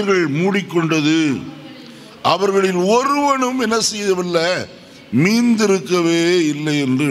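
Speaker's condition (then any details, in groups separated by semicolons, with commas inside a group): No condition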